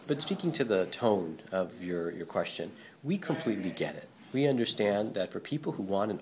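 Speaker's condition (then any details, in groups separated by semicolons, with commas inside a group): No condition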